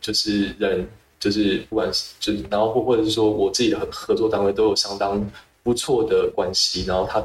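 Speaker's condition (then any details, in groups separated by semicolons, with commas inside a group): Stuttering; childhood onset, severe in past, improved since, disclosed in job and school interviews; still noticeably stutters; frequent syllable and word repetitions, filler interjections; repeated sounds, repeated words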